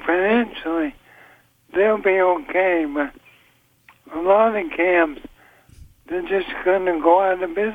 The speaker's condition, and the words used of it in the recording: ALS (motor neuron disease). You can tell my voice is getting softer.